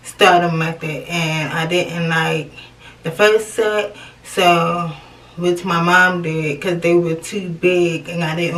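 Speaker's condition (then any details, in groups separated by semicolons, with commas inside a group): Cerebral palsy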